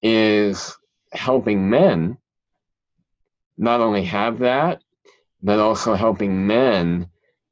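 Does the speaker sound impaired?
Yes: cleft palate; present since childhood.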